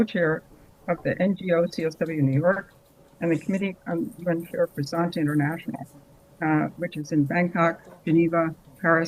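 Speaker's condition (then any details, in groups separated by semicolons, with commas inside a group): No condition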